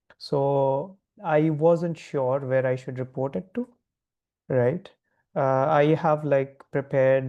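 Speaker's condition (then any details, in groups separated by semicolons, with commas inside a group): No condition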